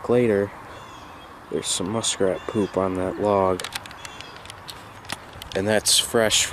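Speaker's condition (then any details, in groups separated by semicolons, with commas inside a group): No condition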